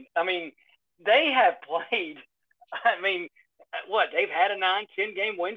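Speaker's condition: No condition

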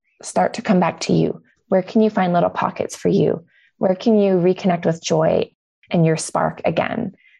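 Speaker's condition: No condition

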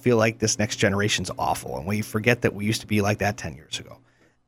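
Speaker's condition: No condition

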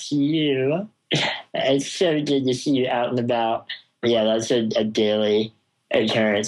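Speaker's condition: Spinal muscular atrophy; jaw and tongue weakness affects talking, may be difficult to understand, described as mumbly

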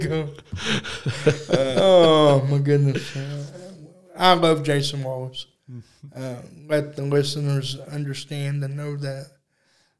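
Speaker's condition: Cerebral palsy; unable to walk, uses electric wheelchair

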